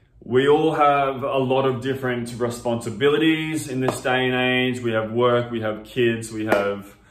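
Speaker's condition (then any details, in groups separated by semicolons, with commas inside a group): No condition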